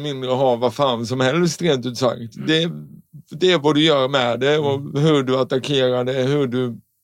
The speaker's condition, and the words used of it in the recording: Cerebral palsy. Fråga, det, det, är inte så svårt. Nej. Till och med jag med talfel fixar det.